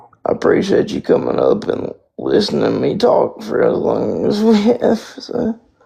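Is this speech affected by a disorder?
Yes: spastic quadriplegic cerebral palsy.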